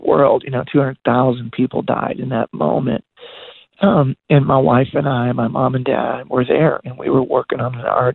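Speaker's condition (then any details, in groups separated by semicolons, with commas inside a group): Voice disorder; 1995 voice dropped out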